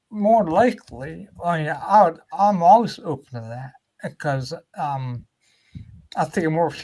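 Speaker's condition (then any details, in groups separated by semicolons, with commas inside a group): Ataxia; linked to brain lesion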